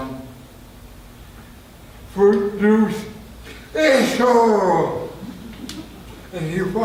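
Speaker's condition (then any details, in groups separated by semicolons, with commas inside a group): Traumatic brain injury; near-fatal injury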